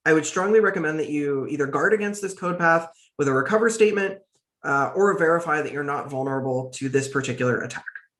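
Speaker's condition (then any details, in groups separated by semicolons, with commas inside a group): No condition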